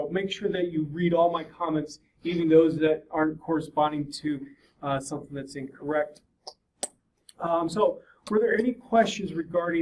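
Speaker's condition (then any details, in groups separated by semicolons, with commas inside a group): No condition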